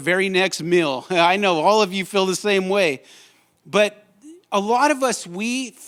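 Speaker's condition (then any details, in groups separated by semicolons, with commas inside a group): No condition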